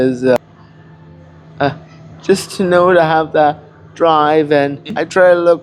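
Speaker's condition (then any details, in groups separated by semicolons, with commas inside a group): Cerebral palsy; cannot walk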